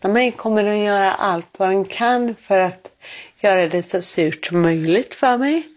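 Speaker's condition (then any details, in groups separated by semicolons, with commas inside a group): Cerebral palsy; born without heartbeat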